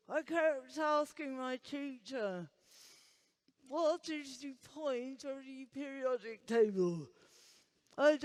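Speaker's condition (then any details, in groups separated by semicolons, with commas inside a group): Huntington's disease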